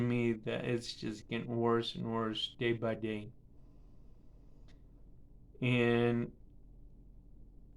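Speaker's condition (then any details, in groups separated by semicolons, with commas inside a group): Cerebral palsy; affects speech and balance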